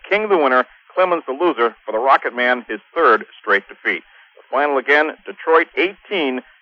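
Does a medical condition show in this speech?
No.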